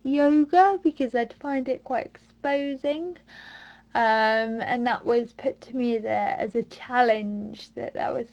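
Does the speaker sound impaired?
Yes: mild cerebral palsy; since birth.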